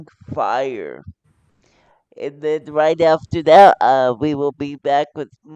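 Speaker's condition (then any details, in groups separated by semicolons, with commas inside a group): Cerebral palsy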